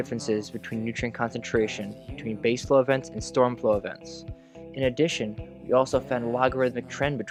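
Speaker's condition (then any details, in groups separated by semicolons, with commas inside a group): No condition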